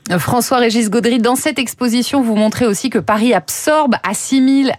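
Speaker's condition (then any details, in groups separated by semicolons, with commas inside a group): No condition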